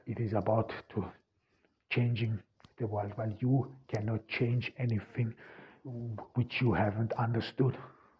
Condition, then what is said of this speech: Stuttering. I'm struggling with words because I'm stuttering.